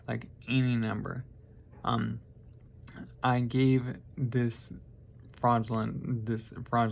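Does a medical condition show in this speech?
Yes: traumatic brain injury.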